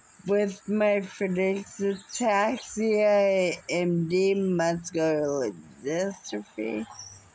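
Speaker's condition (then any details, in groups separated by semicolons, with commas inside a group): Muscular dystrophy; unable to walk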